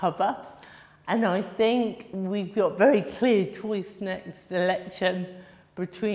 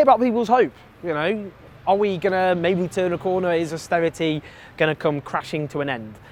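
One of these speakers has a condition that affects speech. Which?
The first: cerebral palsy; present from birth, unsteady balance.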